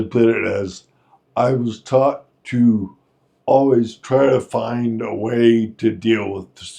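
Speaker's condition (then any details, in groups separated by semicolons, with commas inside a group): Friedreich's ataxia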